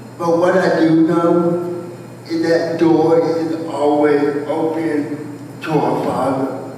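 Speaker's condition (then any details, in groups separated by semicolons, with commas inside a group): Cerebral palsy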